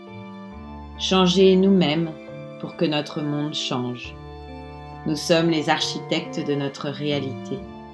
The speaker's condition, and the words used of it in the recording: No condition.